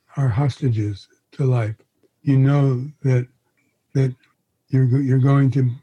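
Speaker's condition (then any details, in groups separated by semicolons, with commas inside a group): Parkinson's disease; onset around 81st birthday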